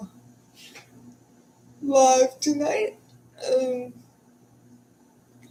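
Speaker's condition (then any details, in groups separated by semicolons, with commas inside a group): Cerebral palsy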